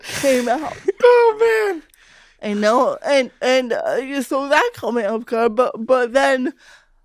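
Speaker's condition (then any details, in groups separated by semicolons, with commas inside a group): Cerebral palsy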